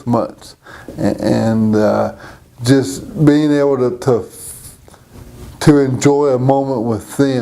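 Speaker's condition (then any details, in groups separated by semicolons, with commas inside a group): Cerebral palsy; present from birth; falls at times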